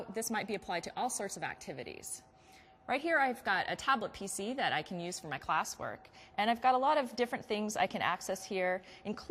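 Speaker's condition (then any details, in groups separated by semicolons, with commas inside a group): No condition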